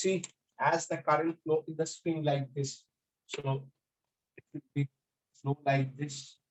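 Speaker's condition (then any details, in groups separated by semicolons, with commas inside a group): No condition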